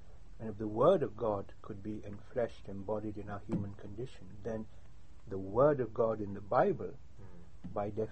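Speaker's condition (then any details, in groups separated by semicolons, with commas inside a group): No condition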